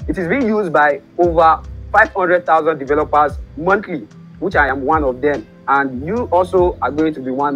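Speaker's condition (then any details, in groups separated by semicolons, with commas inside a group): No condition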